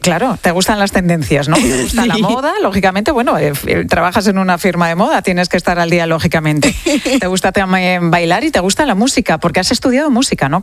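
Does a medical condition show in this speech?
No.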